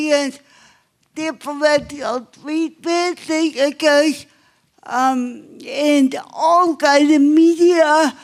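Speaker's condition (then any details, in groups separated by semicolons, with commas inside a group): Cerebral palsy; obvious speech impairment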